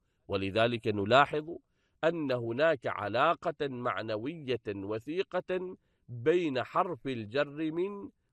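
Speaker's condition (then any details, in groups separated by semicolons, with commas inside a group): No condition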